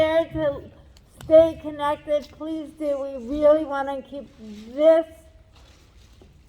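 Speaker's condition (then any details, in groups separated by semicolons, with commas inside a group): Cerebral palsy; talks differently than others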